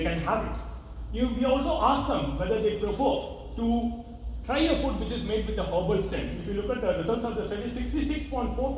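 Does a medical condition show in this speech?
No.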